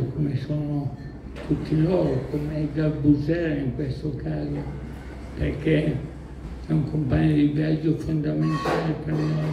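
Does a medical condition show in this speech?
Yes: ALS (sla); bulbar form; marked dysphagia.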